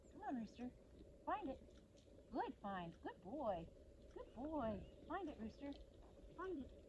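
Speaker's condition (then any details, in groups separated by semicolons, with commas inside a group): No condition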